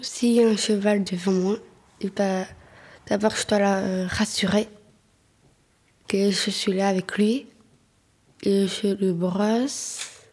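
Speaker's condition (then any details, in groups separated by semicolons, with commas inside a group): Down syndrome; trisomy 21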